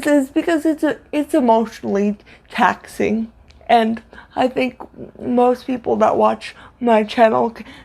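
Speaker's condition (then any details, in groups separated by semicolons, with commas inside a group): Cerebral palsy, severe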